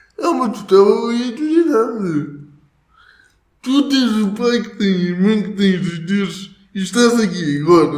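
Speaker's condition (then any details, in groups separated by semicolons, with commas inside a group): Cerebral palsy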